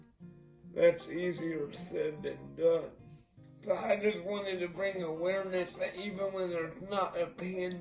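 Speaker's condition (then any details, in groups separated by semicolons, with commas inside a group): Cerebral palsy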